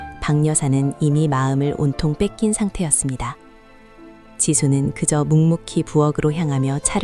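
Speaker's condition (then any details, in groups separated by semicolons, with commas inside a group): No condition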